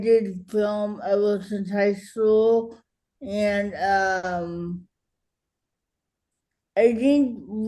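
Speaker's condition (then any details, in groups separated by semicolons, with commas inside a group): Cerebral palsy; speech harder to understand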